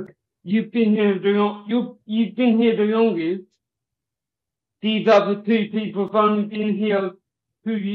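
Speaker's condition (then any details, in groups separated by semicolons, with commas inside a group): Cerebral palsy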